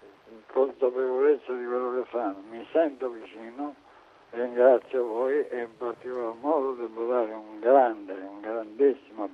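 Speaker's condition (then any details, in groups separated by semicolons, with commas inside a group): Amyotrophic lateral sclerosis; treating physician Giuseppe Stipa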